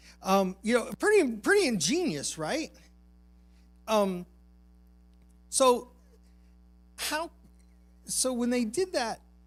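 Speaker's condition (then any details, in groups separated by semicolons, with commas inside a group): No condition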